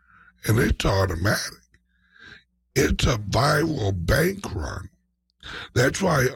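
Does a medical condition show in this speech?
Yes: speech impediment, mild.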